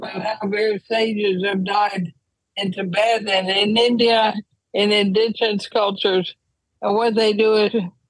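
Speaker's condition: ALS; wheelchair use when traveling

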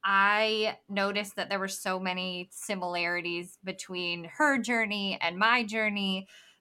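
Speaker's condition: Bilateral cleft lip and palate; congenital

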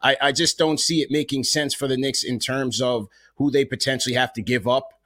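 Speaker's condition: No condition

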